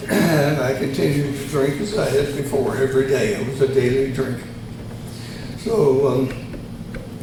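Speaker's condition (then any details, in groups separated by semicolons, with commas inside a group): Tongue cancer surgery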